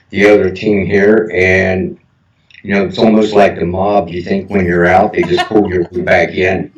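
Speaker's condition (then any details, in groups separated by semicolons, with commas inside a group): No condition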